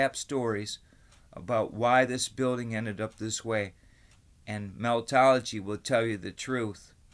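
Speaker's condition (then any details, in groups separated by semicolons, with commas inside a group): No condition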